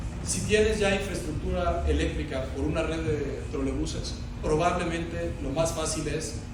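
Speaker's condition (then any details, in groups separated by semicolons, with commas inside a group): No condition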